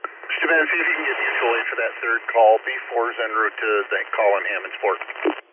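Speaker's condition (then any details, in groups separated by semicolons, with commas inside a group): No condition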